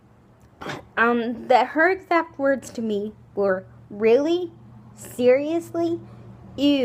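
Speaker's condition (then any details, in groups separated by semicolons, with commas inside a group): Cerebral palsy, spastic, severe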